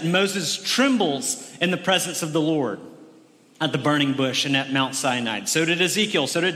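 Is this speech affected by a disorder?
No.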